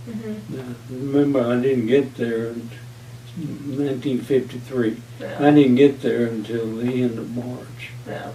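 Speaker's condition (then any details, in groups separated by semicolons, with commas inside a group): Parkinson's disease; about two years since onset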